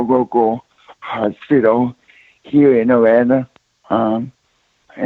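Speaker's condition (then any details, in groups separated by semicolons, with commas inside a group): Cerebral palsy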